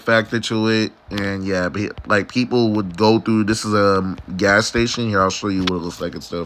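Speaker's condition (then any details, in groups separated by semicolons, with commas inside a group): No condition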